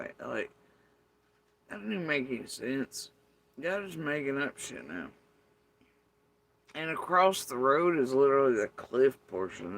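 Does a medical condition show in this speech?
Yes: facial paralysis after surgery; tongue.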